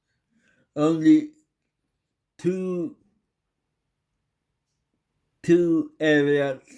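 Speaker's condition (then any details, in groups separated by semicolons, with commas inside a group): Cerebral palsy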